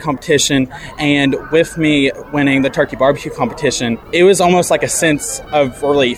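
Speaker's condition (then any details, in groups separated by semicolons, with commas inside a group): No condition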